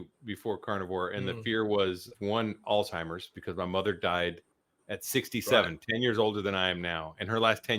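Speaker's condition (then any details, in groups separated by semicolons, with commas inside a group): No condition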